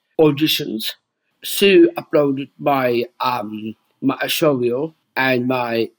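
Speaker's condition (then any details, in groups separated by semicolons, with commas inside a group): Down syndrome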